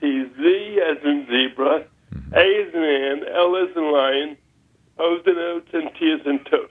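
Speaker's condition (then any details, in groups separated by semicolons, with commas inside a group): Spastic cerebral palsy; lifelong wheelchair use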